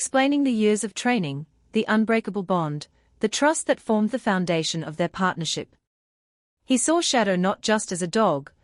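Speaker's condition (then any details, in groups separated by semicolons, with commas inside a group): No condition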